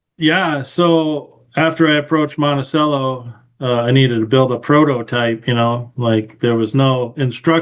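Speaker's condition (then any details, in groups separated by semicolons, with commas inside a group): No condition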